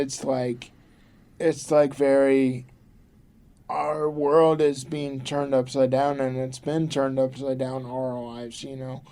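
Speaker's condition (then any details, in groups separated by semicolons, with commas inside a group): Cerebral palsy; from birth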